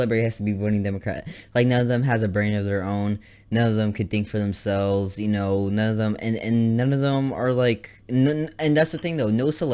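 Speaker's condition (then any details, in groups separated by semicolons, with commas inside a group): No condition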